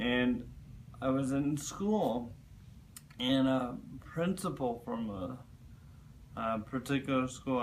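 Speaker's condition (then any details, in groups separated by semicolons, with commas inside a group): Cerebral palsy; present from birth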